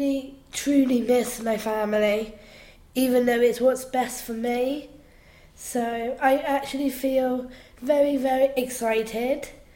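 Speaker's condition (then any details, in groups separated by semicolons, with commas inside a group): Down syndrome; held back a year at primary school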